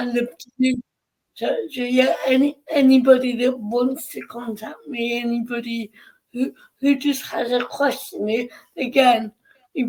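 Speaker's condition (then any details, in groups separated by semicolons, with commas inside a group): Cerebral palsy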